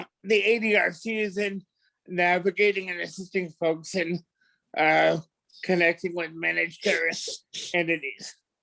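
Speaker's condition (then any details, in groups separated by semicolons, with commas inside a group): Cerebral palsy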